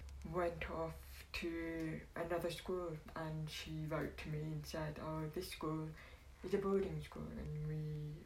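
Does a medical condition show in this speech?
Yes: deafness.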